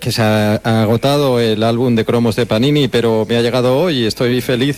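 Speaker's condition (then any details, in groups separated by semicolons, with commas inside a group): No condition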